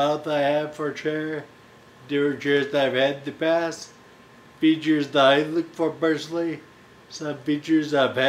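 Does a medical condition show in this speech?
Yes: Friedreich's ataxia.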